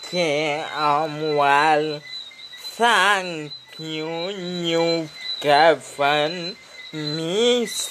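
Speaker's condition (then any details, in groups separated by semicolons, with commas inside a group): Speech impediment; no speech therapy yet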